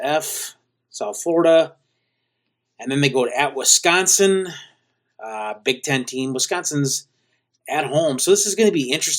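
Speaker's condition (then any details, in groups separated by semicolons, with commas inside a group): No condition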